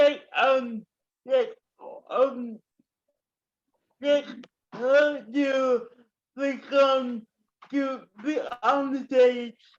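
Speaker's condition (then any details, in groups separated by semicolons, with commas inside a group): Cerebral palsy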